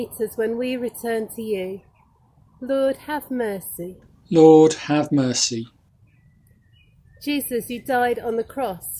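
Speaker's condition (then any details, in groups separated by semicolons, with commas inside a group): No condition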